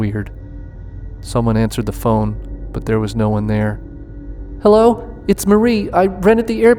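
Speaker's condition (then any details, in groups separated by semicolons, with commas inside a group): No condition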